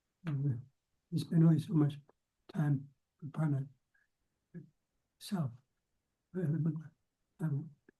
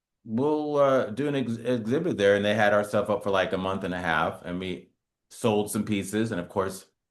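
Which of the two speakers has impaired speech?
The first: Parkinson's disease; surgery for severe dyskinesias; over 20 years with condition; speaking difficulty, very quiet voice, uses voice amplifier.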